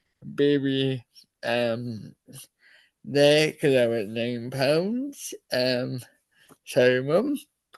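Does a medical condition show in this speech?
Yes: cerebral palsy.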